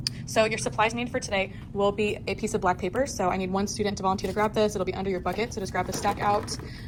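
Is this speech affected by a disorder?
No.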